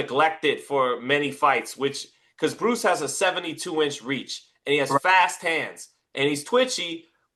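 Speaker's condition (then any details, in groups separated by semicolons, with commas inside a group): No condition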